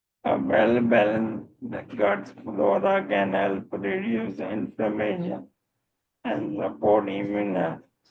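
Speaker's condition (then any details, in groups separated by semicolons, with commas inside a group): Motor neurone disease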